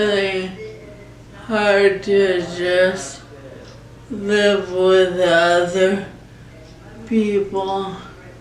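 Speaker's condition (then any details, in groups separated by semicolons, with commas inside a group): ALS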